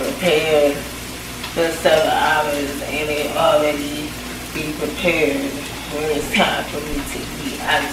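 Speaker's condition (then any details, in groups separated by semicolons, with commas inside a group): Cerebral palsy; from birth, left leg affected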